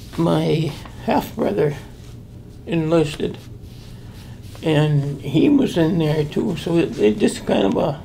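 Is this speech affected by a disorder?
Yes: traumatic brain injury.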